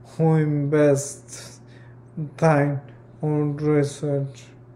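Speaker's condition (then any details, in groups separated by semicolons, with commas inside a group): ALS/MND; 9 months since onset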